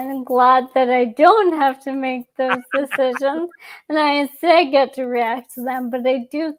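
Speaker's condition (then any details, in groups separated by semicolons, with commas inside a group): ALS; young onset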